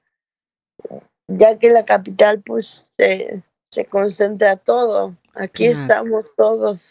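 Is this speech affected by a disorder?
Yes: cerebral palsy.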